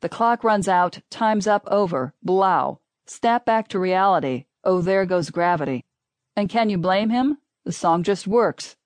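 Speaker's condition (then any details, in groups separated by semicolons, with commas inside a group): No condition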